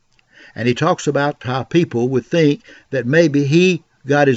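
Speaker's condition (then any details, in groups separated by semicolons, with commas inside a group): No condition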